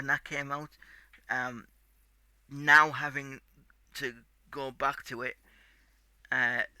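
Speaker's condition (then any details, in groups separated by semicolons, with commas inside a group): Cerebral palsy; tight muscles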